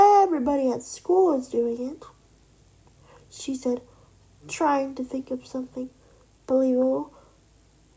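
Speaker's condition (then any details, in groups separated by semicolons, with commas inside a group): Cerebral palsy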